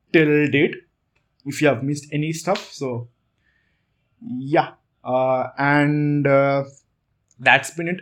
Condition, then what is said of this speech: Stuttering. I stop a word, and then I use the same syllable over and over until I